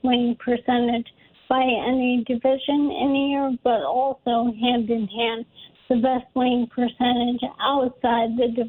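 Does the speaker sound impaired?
Yes: ALS; diagnosed a while back.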